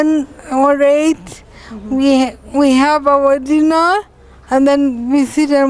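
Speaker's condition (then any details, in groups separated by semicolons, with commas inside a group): Cerebral palsy; from birth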